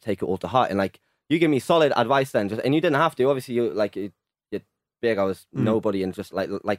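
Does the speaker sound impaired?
Yes: stutter; stutter since at least age 14 to 15, still ongoing, over 10 years of freestyle singing; still has a stutter; stutters on spontaneous comebacks, fluent when singing, talking in rhythm or over a beat; here repeated sounds.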